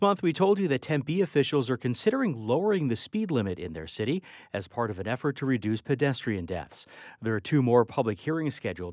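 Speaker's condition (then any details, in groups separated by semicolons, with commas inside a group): No condition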